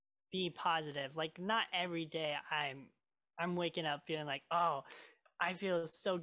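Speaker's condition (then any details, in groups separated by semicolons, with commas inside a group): Cleft lip and palate; major closure surgery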